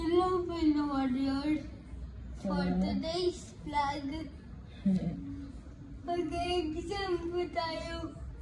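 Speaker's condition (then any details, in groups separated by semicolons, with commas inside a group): Cerebral palsy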